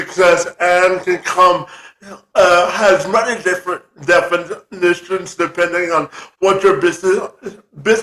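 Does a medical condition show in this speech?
Yes: cerebral palsy.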